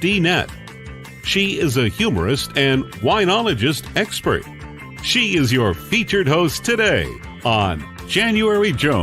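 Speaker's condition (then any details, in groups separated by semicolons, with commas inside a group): No condition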